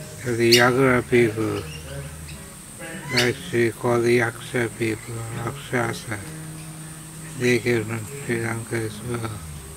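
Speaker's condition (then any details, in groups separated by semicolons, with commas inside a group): Slurred speech from poisoning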